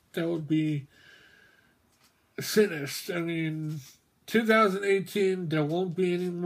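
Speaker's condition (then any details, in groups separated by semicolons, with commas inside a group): Mobius syndrome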